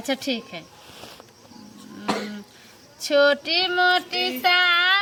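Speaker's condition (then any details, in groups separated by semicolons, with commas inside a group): No condition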